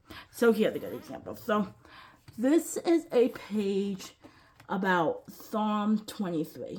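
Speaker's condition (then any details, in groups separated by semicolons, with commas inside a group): Cerebral palsy, quadriplegic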